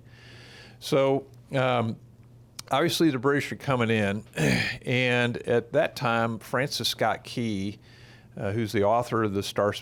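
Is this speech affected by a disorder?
No.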